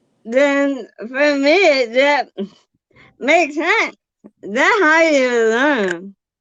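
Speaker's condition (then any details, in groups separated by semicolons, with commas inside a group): Bulbar ALS, bulbar onset; losing ability to speak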